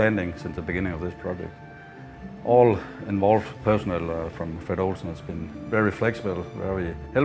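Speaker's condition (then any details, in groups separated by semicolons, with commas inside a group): No condition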